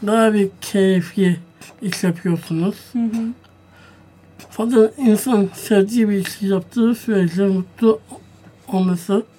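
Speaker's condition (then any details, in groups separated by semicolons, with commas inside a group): Down syndrome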